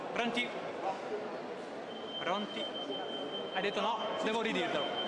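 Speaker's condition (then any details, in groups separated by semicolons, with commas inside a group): No condition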